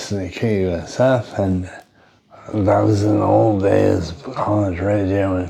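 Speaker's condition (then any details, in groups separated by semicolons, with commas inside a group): Brain injury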